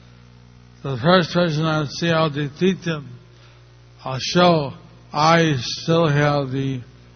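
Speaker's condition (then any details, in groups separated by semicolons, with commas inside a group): Stroke; checks whether listeners understand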